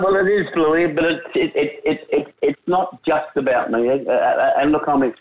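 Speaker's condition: Stutter; childhood stutter, nearly 85 years, eased by peers at Adelaide Cricket Club, deep breath, planning words; still stutters when emotional or excited; stutters and stammers when emotional or excited, talks too quick, hard to understand then; repeated words

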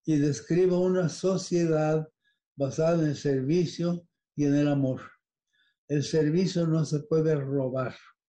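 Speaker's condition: Parkinson's disease; no tremor

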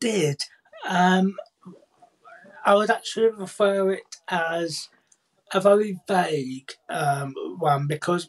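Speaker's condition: Cerebral palsy, profound hearing loss; speaks clearly despite deafness, BSL first language, primary school speech and language therapy

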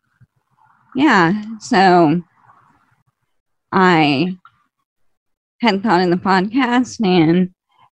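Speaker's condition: ALS, slow progressing

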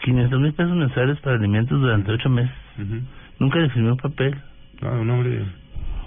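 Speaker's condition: Parkinson's disease; stooped posture at times

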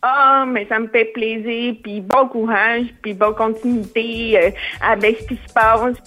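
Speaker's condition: Hearing loss, cochlear implant; hard of hearing, cochlear implant received at age 4, operated very young

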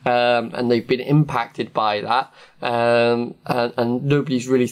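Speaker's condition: No condition

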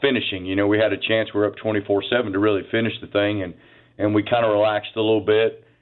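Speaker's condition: No condition

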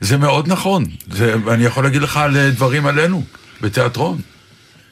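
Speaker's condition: No condition

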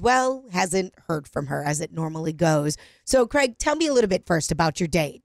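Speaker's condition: No condition

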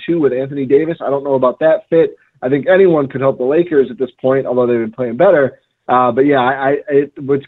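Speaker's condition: No condition

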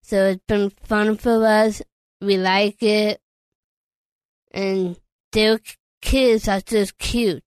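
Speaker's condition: Down syndrome; age 24

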